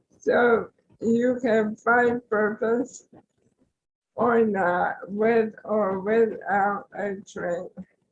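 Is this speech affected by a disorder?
Yes: ALS; tracheostomy; arms do not work.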